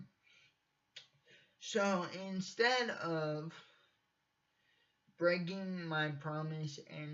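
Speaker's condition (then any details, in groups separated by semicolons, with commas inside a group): Cerebral palsy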